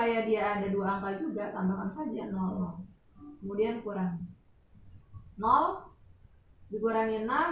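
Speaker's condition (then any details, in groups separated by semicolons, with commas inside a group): No condition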